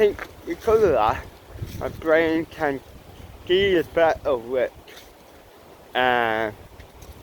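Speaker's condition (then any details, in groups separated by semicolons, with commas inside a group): Cerebral palsy; mild, ataxic type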